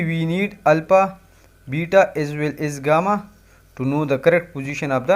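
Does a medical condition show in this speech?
No.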